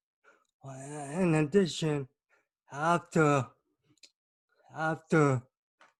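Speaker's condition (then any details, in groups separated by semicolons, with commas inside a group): Cerebral palsy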